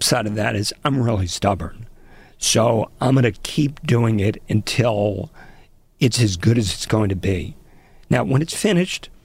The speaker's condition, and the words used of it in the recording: Spasmodic dysphonia. Spasmodic dysphonia is a condition where the vocal cords don't come together properly, and then it just creates a host of problems with a voice.